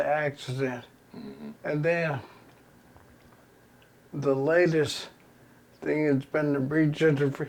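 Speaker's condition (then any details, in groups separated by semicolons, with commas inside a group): ALS; progressive terminal illness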